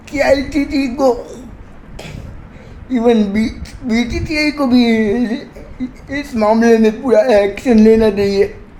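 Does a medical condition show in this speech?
Yes: cerebral palsy.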